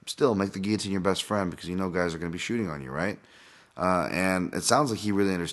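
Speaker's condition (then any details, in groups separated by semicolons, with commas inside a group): No condition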